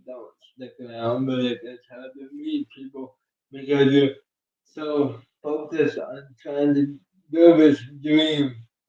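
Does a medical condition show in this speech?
Yes: cerebral palsy; uses one hand.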